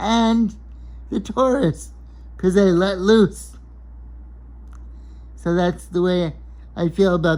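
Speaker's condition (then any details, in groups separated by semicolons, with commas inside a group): Cerebral palsy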